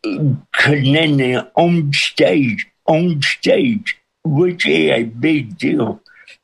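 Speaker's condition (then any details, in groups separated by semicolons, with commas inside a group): Cerebral palsy with speech impediment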